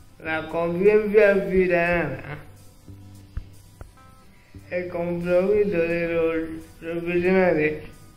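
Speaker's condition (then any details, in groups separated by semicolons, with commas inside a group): Cerebral palsy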